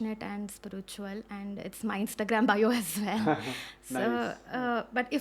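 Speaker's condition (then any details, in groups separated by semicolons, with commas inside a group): No condition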